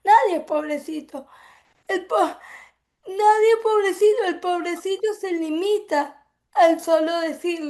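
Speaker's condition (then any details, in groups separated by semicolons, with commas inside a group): Cerebral palsy; from birth; affects speech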